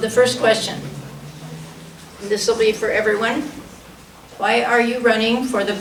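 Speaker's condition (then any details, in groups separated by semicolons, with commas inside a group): No condition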